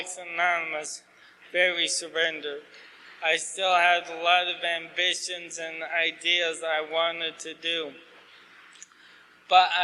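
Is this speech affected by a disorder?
Yes: ALS.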